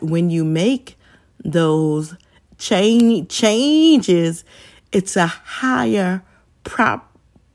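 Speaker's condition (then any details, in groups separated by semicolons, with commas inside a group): Stuttering; traumatic brain injury survivor, gets worn out with brain overload; stumbles upon words, listeners asked to breathe and wait through stumbles; repeated sounds, prolonged sounds, blocks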